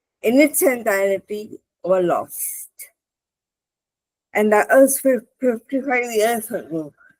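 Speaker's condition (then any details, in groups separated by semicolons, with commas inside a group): Cerebral palsy; spastic left hand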